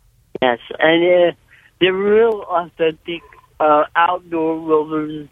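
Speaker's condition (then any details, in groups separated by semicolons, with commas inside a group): Cerebral palsy; severe cerebral palsy from birth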